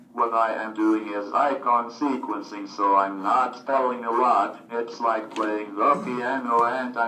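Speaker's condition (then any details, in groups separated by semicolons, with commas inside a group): Cerebral palsy, athetoid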